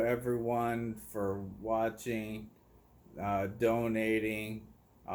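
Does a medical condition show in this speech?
Yes: ALS.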